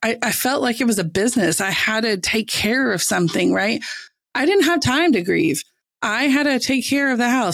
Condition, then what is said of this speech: None; typical speech.